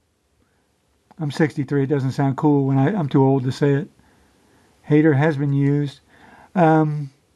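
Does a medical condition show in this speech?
No.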